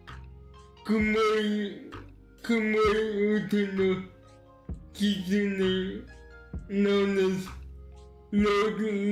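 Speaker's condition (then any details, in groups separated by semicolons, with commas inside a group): Cerebral palsy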